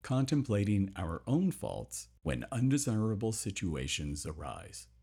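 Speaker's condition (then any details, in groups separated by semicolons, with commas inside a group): No condition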